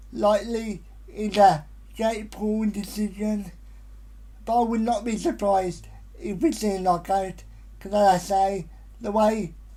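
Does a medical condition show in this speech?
Yes: cerebral palsy.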